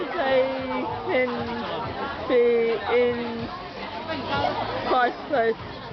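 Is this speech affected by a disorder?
Yes: cerebral palsy; oxygen starvation at birth.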